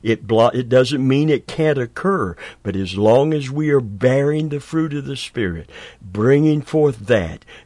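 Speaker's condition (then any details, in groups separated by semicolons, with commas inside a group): No condition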